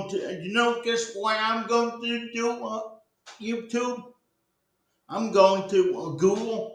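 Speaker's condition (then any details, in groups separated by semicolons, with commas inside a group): Cerebral palsy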